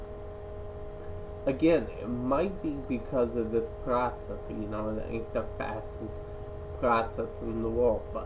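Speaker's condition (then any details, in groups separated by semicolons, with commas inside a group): Cerebral palsy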